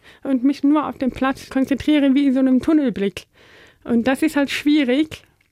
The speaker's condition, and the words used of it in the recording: Deafness. Und dadurch, dass wir halt auch Schwierigkeiten haben, mit den Hörenden zu kommunizieren, weil nicht alle können jetzt so gut reden wie ich.